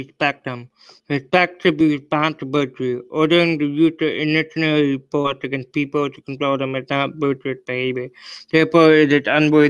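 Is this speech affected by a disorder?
Yes: cerebral palsy.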